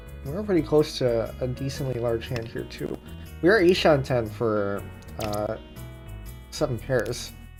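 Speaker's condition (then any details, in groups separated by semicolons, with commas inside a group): No condition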